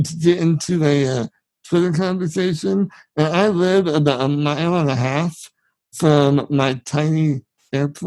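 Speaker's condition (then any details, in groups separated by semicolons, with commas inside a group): Spinal muscular atrophy; genetic, from birth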